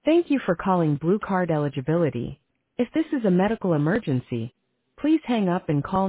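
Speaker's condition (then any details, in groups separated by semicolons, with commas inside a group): No condition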